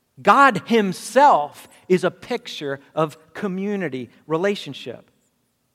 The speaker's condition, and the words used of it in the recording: None; typical speech.